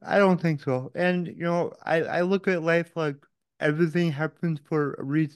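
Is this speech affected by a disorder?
Yes: cerebral palsy; born without heartbeat or breathing, revived, oxygen loss brain damage, diagnosed age one, physical only.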